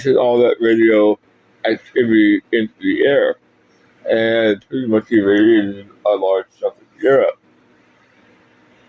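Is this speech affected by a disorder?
Yes: Parkinson's; speech impediment.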